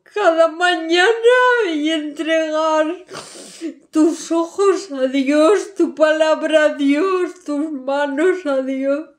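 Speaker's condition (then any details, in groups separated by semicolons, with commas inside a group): ALS; increasingly hard to articulate, losing speech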